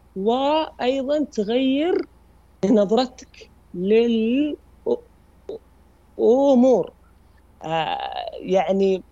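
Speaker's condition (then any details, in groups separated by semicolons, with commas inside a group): Stuttering; milder than many others, therapy begun about two years ago, cognitive behavioral therapy, strategy training; prolonged sounds, blocks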